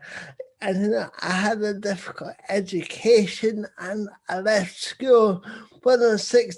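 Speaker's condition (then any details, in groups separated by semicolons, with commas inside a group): Cerebral palsy; visible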